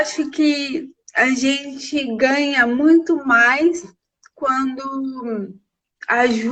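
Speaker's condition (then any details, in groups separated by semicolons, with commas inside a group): Cerebral palsy; from birth, premature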